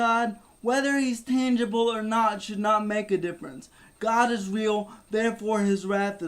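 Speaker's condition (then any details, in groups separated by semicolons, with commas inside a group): Cerebral palsy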